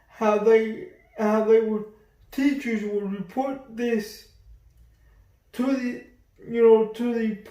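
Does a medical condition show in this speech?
Yes: cerebral palsy.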